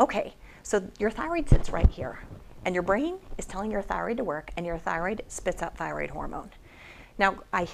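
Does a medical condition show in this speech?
No.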